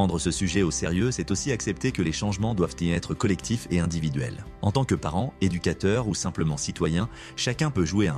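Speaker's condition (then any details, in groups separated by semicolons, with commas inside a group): No condition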